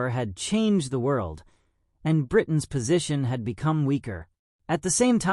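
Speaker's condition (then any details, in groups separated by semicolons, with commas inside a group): No condition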